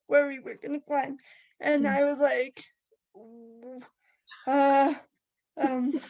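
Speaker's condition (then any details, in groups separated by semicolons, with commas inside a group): Cerebral palsy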